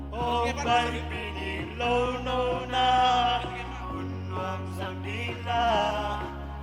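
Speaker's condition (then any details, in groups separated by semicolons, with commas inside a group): No condition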